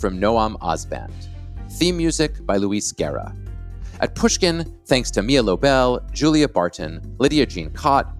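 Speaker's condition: No condition

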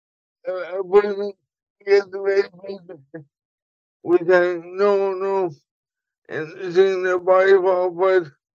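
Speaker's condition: Cerebral palsy; formerly helped by Fanta with doors

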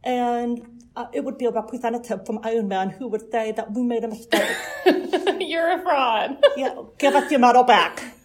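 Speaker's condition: Deafness; hearing impaired

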